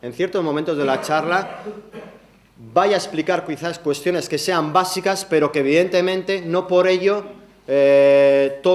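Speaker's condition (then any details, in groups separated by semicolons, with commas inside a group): No condition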